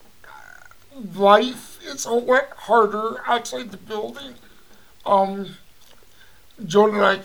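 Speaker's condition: Cerebral palsy; voice audibly affected

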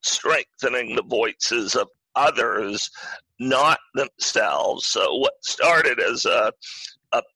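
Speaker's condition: Spasmodic dysphonia; acquired

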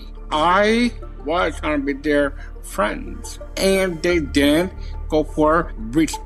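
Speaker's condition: Down syndrome; genetic, trisomy 21, told of diagnosis before age 3; stutters when unsure what to say next while processing, no stutter when acting from script

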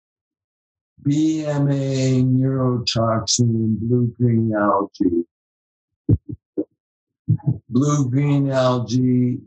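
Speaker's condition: ALS; spasticity

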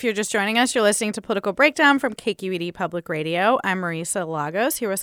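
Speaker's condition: No condition

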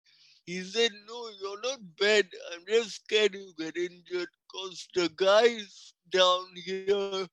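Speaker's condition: Cerebral palsy; speech affected

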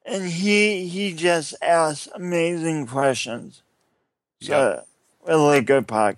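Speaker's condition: Cerebral palsy; cerebral palsy from birth

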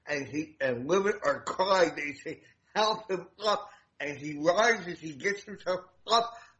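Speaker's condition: Damaged voice box; self-conscious about voice

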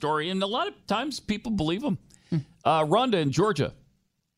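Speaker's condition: No condition

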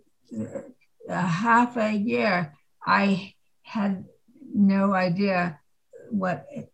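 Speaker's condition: Aphasia after stroke; two strokes one month apart, artery dissection blocking blood flow, symptoms came on slowly, ten and a half years ago; about ten and a half years post stroke, three years of speech, occupational, physical therapy; writing slow

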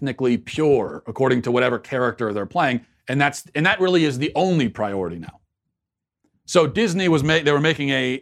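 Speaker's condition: No condition

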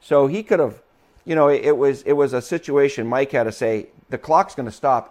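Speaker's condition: No condition

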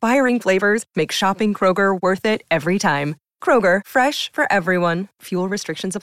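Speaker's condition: No condition

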